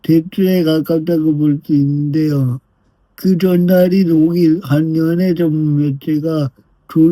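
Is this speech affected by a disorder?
Yes: brain lesion disability.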